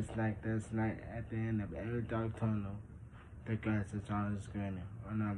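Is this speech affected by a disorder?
Yes: traumatic brain injury.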